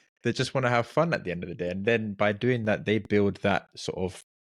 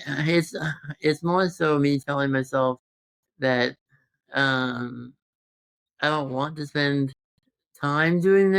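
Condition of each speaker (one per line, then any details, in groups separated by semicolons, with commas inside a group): No condition
Congenital muscular dystrophy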